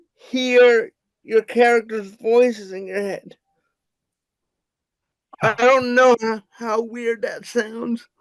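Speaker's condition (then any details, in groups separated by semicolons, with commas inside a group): Cerebral palsy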